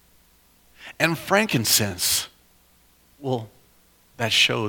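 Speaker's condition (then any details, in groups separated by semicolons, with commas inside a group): No condition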